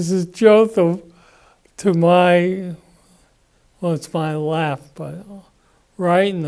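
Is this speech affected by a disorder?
Yes: Parkinson's disease.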